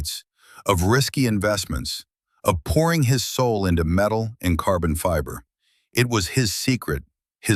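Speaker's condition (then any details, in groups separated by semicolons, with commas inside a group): No condition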